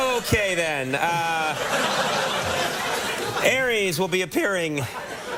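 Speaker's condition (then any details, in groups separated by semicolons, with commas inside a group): No condition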